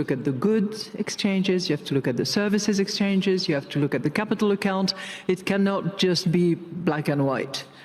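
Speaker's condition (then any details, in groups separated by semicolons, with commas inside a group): No condition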